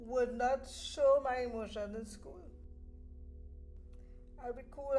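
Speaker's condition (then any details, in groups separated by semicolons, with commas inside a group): Cerebral palsy; lifelong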